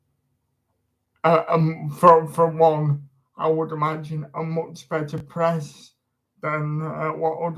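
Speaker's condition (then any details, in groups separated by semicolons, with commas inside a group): Disability affecting speech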